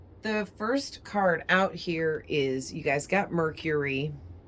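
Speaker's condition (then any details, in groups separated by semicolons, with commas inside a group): No condition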